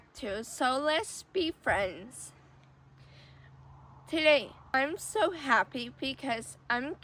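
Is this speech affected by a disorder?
Yes: cerebral palsy; affects muscles.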